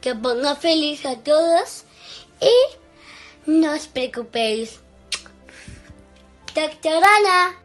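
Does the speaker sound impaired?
Yes: Down syndrome; present from birth; school-age child; hesitant, frequent fillers, some word substitutions and repetitions.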